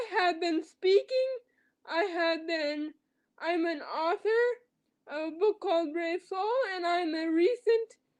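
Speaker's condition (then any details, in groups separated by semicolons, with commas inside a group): Quadriplegic cerebral palsy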